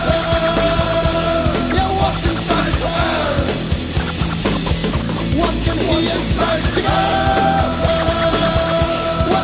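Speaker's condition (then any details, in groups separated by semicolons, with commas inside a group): No condition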